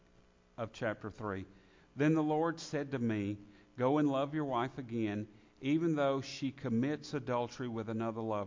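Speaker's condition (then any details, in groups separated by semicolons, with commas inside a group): No condition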